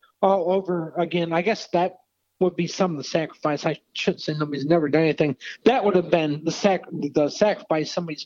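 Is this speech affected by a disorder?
Yes: stuttering; lifelong stutter attributed to tongue-tie, multiple sclerosis worsened speech, HSCT almost five years ago; still stutters a lot, gradual improvement since HSCT; never able to speak well, once unable to carry conversation; here repeated sounds.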